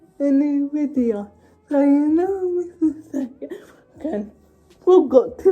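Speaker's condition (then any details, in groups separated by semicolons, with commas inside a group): Cerebral palsy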